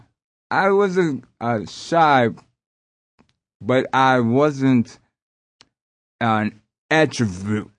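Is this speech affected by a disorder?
Yes: aphasia after strokes; aphasia caused by multiple strokes; stuttering after strokes, had to repeat everything, impediment not heard when singing, less noticeable.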